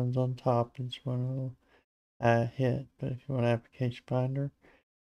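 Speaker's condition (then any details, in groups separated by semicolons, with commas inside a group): Parkinson's disease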